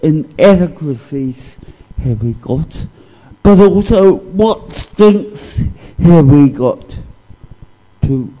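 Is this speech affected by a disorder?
Yes: cerebral palsy; discovered at age 2.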